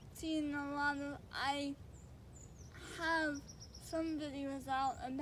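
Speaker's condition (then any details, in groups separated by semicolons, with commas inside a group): Cerebral palsy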